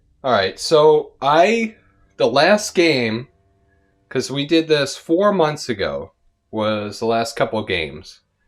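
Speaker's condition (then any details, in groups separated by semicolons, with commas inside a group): No condition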